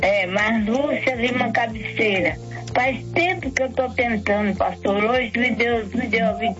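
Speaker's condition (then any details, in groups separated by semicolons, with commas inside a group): Stroke with facial droop; mouth twisted; mouth not fully recovered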